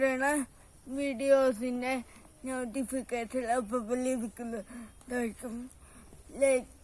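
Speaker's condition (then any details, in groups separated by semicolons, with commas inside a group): Cerebral palsy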